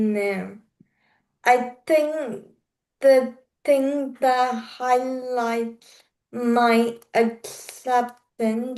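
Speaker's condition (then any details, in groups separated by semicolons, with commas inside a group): Cerebral palsy; slower speaking pace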